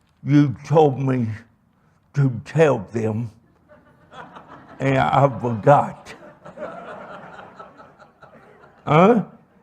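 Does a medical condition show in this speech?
Yes: cerebral palsy.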